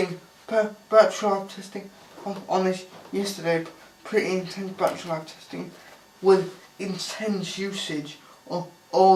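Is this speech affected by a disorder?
Yes: cerebral palsy.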